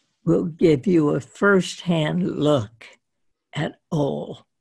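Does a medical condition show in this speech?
Yes: spasmodic dysphonia.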